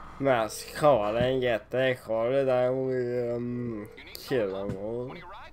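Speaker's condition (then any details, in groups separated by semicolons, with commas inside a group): Cerebral palsy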